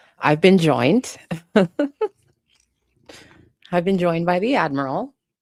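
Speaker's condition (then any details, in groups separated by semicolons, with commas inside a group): No condition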